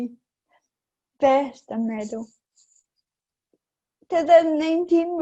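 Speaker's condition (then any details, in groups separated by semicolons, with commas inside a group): Cerebral palsy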